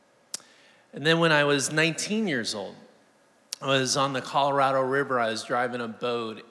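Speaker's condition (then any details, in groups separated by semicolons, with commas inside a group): No condition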